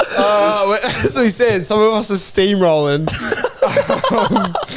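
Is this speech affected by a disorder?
No.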